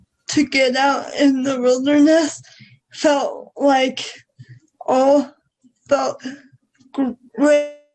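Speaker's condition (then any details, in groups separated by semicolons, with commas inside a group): Cerebral palsy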